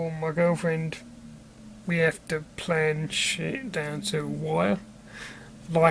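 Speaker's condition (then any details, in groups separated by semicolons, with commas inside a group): Cerebral palsy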